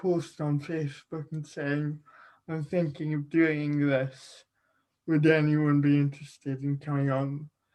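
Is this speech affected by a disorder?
Yes: cerebral palsy.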